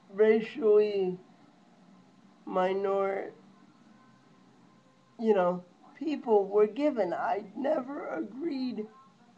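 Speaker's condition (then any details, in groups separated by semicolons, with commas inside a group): Cerebral palsy; lifelong, wheelchair user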